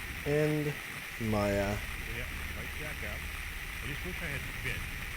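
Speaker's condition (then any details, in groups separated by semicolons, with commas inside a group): No condition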